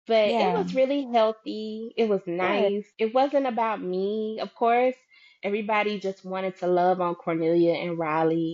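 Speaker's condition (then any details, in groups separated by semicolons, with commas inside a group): No condition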